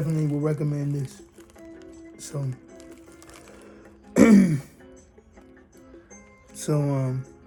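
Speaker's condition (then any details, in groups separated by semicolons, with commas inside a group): Cerebral palsy, spastic diplegia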